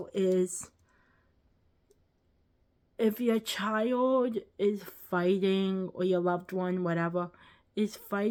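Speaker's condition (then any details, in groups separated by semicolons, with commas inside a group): Cerebral palsy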